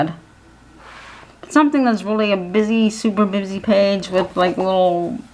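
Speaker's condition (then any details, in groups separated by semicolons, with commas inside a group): Cerebral palsy; physical handicap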